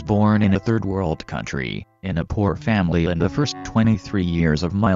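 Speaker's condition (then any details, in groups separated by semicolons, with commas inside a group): No condition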